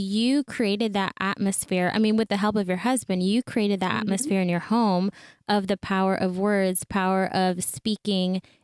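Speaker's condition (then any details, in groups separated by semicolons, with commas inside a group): No condition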